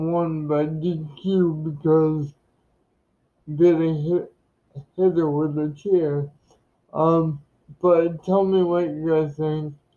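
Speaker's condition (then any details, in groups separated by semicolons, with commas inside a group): Cerebral palsy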